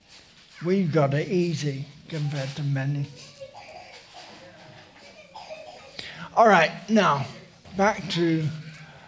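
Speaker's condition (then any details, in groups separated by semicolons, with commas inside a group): Motor neurone disease; uses wheelchair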